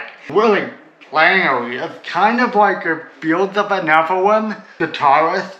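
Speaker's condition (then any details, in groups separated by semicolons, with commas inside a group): Cerebral palsy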